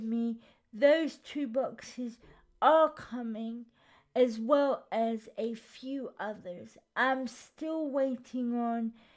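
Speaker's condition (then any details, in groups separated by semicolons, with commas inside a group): Cerebral palsy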